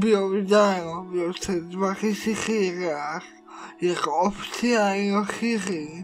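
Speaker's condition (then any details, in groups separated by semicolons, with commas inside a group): Cerebral palsy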